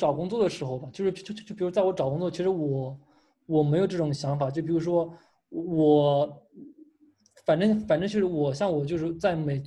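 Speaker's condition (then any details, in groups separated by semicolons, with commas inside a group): Stuttering; stuttering since early primary school, blocks when called on, fluent in choral reading, childhood ENT visit unhelpful; controls stuttering with speech techniques from speech clinic therapy, including practice presentations to therapists; controls speaking speed with techniques, slow relaxed pace, techniques make stuttering noticeable to listeners; repeated words, prolonged sounds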